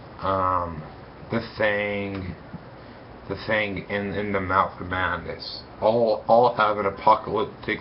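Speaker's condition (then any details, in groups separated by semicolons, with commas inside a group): No condition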